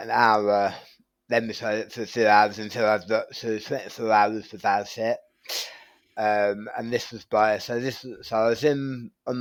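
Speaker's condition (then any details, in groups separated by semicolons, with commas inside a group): Tongue cancer surgery; right-side tongue surgery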